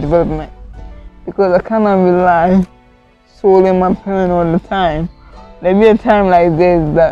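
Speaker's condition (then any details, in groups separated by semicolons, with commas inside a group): Cerebral palsy; at one point could not talk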